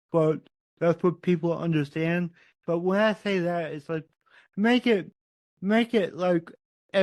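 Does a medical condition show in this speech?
Yes: cerebral palsy.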